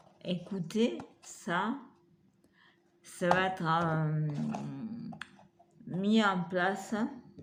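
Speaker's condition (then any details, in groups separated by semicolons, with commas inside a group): Multiple sclerosis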